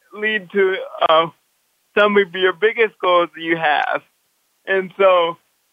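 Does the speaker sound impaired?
Yes: cerebral palsy; pushed and pulled through triathlon races by father.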